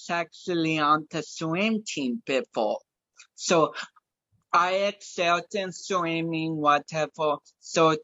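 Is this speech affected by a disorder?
Yes: cerebral palsy; speech affected.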